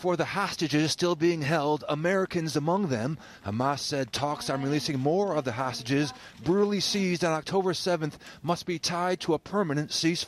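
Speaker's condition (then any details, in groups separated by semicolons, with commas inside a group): No condition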